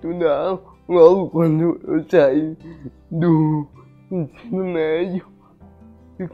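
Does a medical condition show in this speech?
Yes: cerebral palsy; affects arms and legs; some difficulty speaking.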